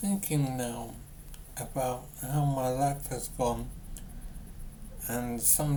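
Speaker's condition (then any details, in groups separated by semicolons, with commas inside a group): Brain injury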